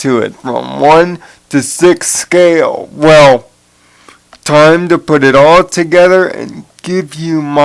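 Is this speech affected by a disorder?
Yes: cerebral palsy.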